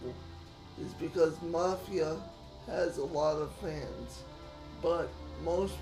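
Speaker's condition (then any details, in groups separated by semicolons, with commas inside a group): Cerebral palsy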